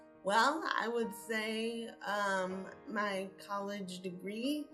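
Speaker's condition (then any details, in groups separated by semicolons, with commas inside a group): Cerebral palsy; from birth; diagnosed about age 5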